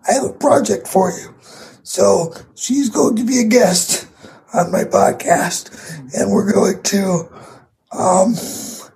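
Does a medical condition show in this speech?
Yes: cerebral palsy; condition audible in voice.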